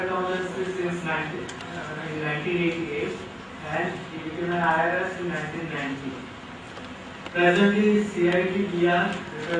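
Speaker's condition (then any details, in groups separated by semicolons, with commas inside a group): No condition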